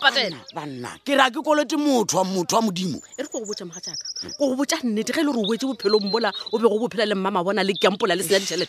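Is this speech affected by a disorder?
No.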